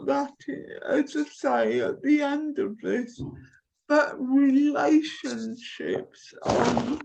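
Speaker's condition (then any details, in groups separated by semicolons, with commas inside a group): Cerebral palsy; from birth, affects limbs and neck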